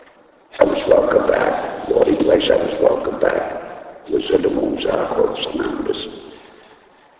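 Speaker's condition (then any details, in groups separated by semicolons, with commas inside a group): Laryngectomy; needs thumb to talk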